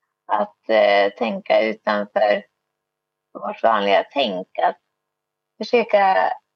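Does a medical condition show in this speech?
Yes: cerebral palsy; wheelchair user, spastic body, left arm especially uncontrollable.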